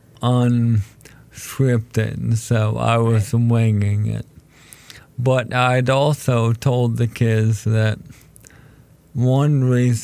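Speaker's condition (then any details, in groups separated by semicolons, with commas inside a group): ALS; diagnosed almost 4 years ago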